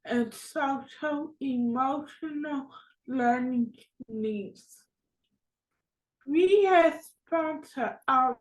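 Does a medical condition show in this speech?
Yes: cerebral palsy.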